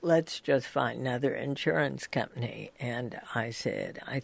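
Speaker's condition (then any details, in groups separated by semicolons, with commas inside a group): Spasmodic dysphonia; dismissed as psychological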